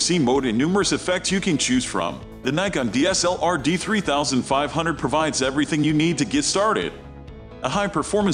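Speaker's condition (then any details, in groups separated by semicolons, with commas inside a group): No condition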